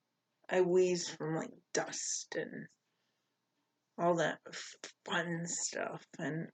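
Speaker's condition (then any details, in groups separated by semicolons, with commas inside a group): Cerebral palsy; poor balance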